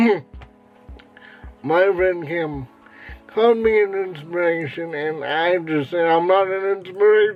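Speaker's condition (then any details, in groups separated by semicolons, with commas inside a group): Cerebral palsy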